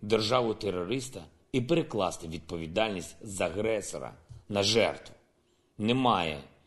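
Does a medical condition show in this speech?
No.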